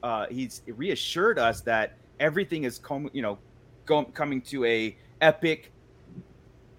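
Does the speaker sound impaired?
No.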